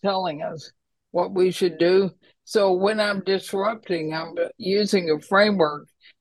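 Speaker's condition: ALS; host says slur not noticeable

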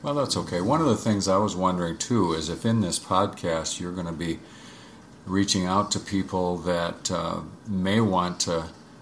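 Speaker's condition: No condition

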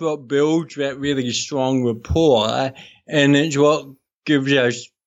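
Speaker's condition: Cerebral palsy; daily hospital speech therapy and physiotherapy for first seven years

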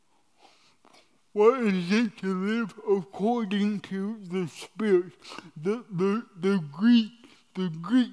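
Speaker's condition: Cerebral palsy

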